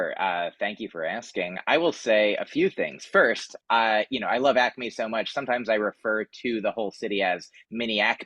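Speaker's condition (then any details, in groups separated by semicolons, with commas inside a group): No condition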